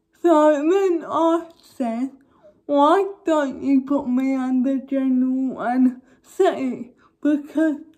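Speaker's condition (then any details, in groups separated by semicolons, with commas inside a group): Cerebral palsy; uses feeding aid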